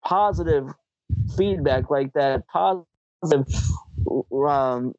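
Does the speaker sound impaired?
Yes: stuttering; acquired stutter from brain contusion around age 12, temporary epilepsy resolved, contusion not fully healed; speech improves as comfort with conversation partner grows, trouble getting words out; here prolonged sounds, blocks.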